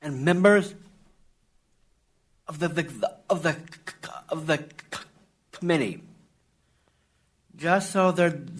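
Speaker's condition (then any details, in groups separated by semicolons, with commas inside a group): Down syndrome; intellectual disability, processes information more slowly; recorded congressional committee testimony clip from five years earlier, played on air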